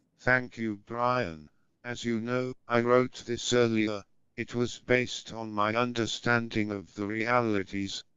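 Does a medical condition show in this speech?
Yes: bulbar onset motor neurone disease, through a speech-generating device.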